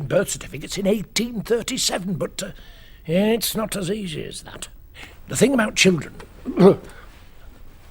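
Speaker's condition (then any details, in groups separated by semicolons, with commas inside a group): No condition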